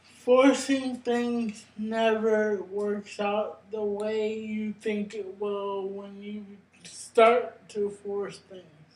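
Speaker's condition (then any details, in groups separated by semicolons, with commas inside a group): Cerebral palsy; brain injury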